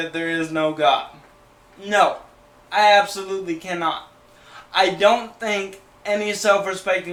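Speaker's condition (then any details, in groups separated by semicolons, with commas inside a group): Cerebral palsy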